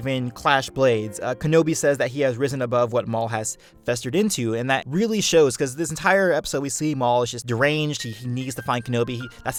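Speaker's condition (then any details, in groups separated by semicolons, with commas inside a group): No condition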